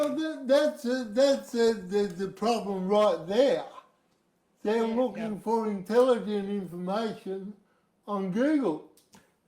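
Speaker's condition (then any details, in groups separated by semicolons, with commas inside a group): Cerebral palsy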